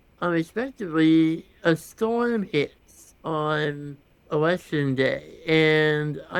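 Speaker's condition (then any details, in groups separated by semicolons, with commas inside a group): Congenital muscular dystrophy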